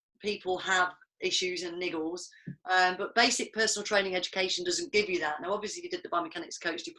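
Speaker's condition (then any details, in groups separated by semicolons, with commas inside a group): No condition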